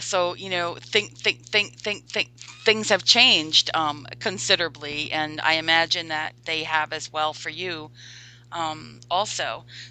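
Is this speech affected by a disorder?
Yes: stuttering; formerly covert, hid stuttering; open about stuttering, stopped hiding about 5 years ago; formerly avoided speaking situations, speechless at first self-help group meeting, said name and stutter by fourth or fifth; here repeated words, prolonged sounds.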